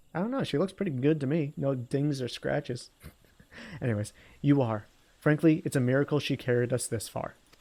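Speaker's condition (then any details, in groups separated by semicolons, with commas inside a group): No condition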